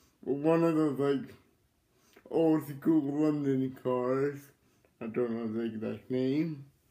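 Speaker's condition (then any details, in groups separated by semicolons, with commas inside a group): Cerebral palsy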